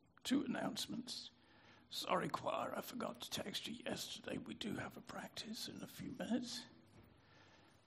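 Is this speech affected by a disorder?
Yes: spasmodic dysphonia; spastic dysphonia, spasmodic dystonia subtype, ENT exam with nasal camera, cause unknown, no known cure; about 40 years since onset, voice therapist recommended by audiologist Joanne Tyson, teaching style changed; catch in voice, lost resonance, speaking hard, easier with use but tires, lost three-octave singing range.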